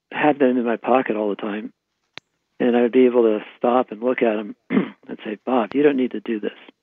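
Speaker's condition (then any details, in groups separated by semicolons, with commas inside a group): Parkinson's disease; right hand tremor at onset, slack face, practices smiling, suspected cause fertilizer fumes, Magic Marker xylene; on carbidopa levodopa, tremors gone, functioning almost normally, Requip and other dopamine agonists tried earlier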